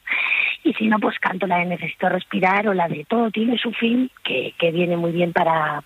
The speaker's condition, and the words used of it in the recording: Vocal nodules. Buenos días, disculpad la voz de retraso, que parece mentira que cante.